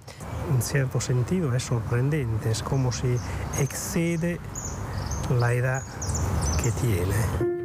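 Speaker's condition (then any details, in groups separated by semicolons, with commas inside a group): No condition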